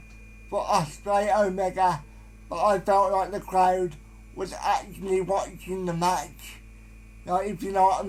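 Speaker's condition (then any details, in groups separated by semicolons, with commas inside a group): Cerebral palsy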